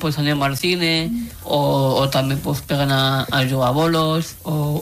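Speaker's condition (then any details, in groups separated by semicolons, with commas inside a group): Down syndrome; three copies of chromosome 21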